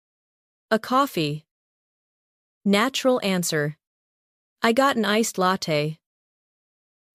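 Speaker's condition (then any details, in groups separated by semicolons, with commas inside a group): No condition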